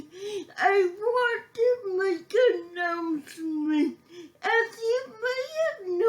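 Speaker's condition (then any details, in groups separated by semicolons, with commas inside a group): Cerebral palsy; shaky speech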